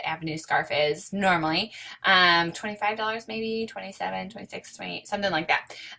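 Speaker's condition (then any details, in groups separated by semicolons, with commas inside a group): No condition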